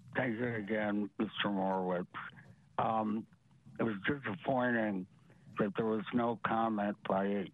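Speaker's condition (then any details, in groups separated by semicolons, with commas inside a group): Parotid gland removal; parotid salivary gland removed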